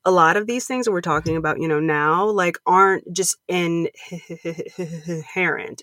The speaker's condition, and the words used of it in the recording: Stuttering. I mean, every time like I have to hop on like a conference call, you know, I'm, you know, of course concerned about stuttering